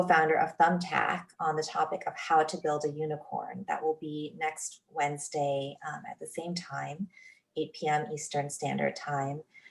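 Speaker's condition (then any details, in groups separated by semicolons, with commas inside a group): No condition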